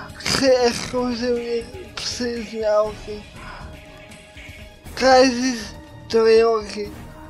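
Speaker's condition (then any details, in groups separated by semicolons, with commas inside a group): Cerebral palsy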